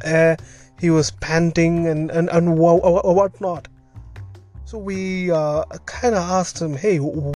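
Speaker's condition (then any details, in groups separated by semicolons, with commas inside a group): Stammering; self-identified stammerer; repeated sounds, repeated words, prolonged sounds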